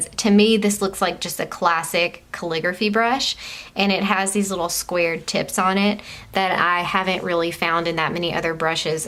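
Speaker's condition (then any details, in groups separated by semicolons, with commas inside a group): No condition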